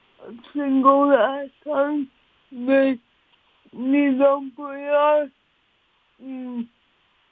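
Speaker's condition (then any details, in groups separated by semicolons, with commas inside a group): Cerebral palsy; oxygen loss to brain during delivery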